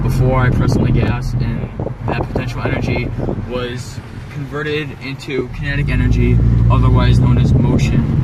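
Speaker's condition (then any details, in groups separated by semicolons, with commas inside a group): No condition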